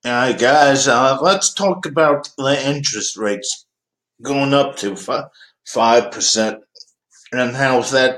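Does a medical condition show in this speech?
Yes: cerebral palsy.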